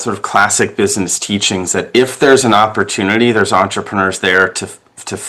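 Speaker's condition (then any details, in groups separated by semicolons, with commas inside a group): No condition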